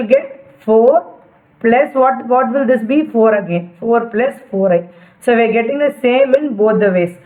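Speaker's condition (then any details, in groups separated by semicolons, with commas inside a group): No condition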